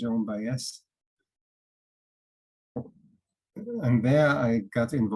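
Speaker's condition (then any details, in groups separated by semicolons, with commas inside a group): No condition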